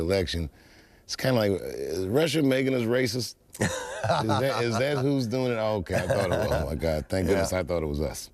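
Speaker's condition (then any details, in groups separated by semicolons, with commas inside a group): No condition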